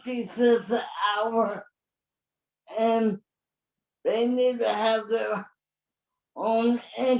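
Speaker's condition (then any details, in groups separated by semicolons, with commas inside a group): Cerebral palsy; present from birth, premature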